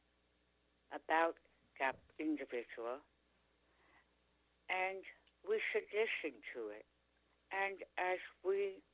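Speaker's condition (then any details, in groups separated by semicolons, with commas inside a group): Tongue cancer; feeding tube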